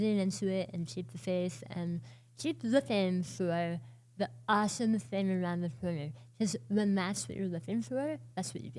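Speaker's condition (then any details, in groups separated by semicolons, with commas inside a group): Oral cancer, partial glossectomy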